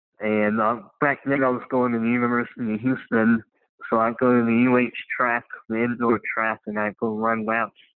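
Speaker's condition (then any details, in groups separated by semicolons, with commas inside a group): Cleft lip and palate; congenital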